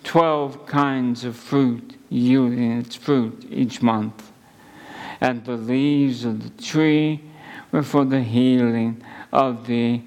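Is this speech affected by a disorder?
Yes: ALS; under neurologist care, seeing doctors for multiple organic issues; at least a couple of months since diagnosis.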